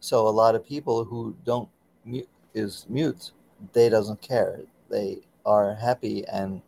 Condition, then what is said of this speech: Aphasia. So now, basically, number one, I'm working with a speech pathologist every day to speak not normally, but close.